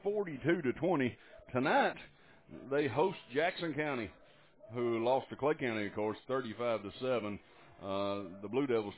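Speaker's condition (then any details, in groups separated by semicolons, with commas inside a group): No condition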